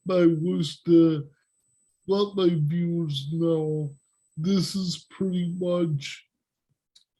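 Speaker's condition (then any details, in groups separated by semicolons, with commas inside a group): Cerebral palsy; speech impairment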